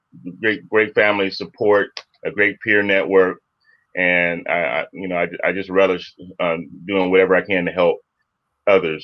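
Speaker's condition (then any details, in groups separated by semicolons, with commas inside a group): No condition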